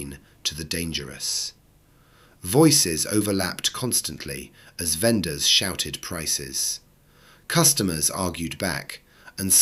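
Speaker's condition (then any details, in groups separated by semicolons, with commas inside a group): No condition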